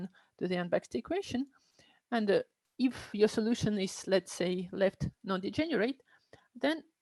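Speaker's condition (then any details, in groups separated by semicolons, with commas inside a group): No condition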